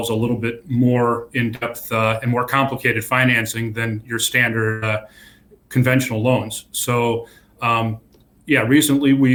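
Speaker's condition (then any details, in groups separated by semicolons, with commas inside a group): No condition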